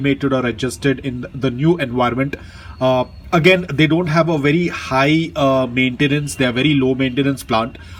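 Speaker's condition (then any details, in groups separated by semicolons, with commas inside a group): No condition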